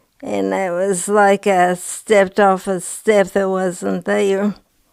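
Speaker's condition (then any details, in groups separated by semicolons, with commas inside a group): Parkinson's disease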